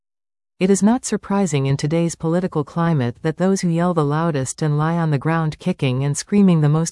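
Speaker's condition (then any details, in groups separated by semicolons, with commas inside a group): No condition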